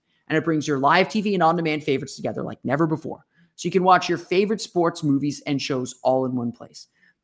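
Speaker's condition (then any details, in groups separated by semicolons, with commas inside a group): No condition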